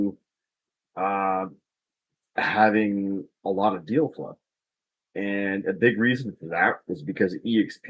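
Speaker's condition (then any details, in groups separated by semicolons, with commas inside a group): No condition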